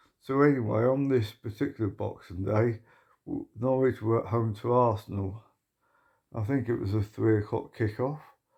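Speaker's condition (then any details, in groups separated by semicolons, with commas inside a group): Motor neuron disease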